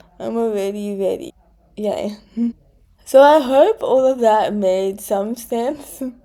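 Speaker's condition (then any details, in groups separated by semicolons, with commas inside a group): Cerebral palsy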